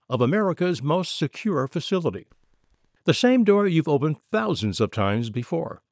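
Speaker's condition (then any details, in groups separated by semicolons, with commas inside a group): No condition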